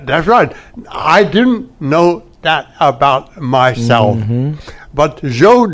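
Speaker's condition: Stroke; over 2.5 years since onset; speech affected

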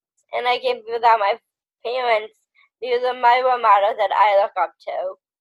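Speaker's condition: Down syndrome

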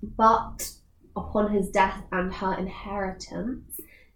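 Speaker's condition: No condition

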